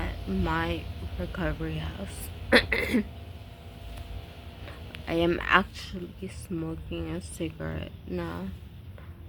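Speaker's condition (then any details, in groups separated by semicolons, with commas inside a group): Brain injury from AVM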